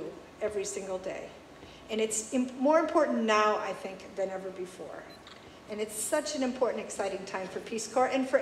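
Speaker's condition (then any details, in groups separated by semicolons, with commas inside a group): No condition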